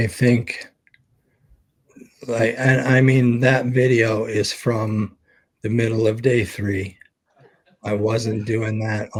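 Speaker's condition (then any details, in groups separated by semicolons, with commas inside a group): ALS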